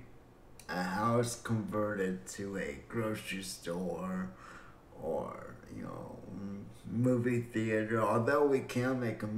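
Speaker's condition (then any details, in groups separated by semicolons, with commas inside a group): Cerebral palsy; breathing fine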